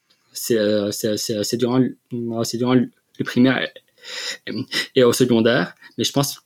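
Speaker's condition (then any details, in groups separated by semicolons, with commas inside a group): Stuttering; speech therapy in Quebec for 5 to 7 months; blocks, repetitions, stutters more when stressed or anxious, blocks on Zoom, barely able to answer; repeated words, prolonged sounds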